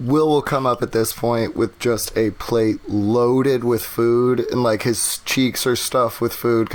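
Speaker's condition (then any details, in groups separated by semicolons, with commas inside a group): No condition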